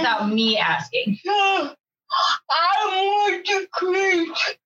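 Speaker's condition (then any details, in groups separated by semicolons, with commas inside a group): Cerebral palsy; wheelchair for mobility, speech impairment, job provides same interpreter daily over Zoom; interpreter repeats her speech line by line during interview; others may struggle to understand, interpreter revoices her words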